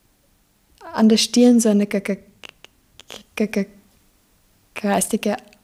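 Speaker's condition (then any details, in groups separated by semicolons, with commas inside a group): Stuttering; developmental, since early childhood, persisted past primary school, saw logopedist from lower secondary school; age 26, consciously applies learned techniques to overcome blocks, effortful, mentally and physically tiring; blocks with whole-body tension, delay before continuing, anticipates hard words, automatic repetition before word stottern; repeated sounds, blocks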